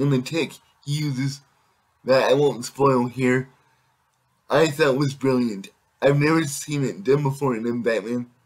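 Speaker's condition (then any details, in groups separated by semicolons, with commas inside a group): Cerebral palsy; affects all muscles; able to speak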